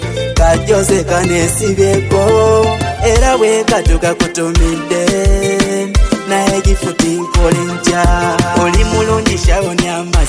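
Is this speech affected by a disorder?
No.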